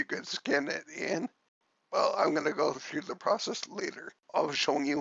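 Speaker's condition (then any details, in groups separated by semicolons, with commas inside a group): Cerebellar ataxia from brain tumour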